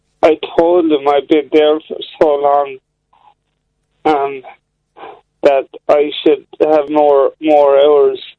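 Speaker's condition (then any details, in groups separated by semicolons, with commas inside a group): Slurred speech, mild; slurred speech since fall from two-story window at age three; slightly slurred speech, understandable, communicating well, well-paced conversation per host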